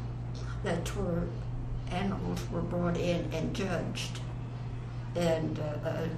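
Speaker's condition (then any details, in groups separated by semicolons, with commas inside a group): Parkinson's; long-standing, onset many years earlier; finishing speech therapy; swallowing affected, low volume, mumbling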